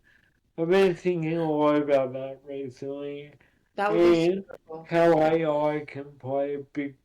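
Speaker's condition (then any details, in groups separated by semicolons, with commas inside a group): Cerebral palsy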